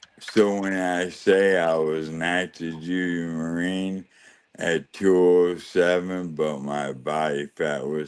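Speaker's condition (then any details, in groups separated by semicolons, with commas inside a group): ALS; losing ability to talk and swallow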